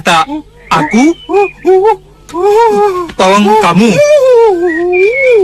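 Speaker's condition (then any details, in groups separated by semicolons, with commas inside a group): No condition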